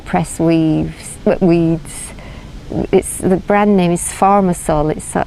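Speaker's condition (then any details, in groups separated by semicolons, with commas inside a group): No condition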